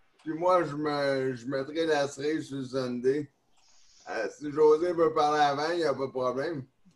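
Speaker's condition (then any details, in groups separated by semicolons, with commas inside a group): Neonatal cerebral palsy; neonatal onset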